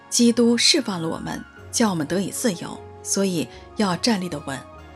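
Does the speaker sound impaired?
No.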